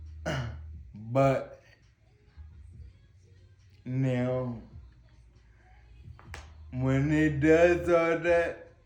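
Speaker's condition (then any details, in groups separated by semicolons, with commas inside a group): Ataxia; spinocerebellar ataxia type 7, inherited, affects motor skills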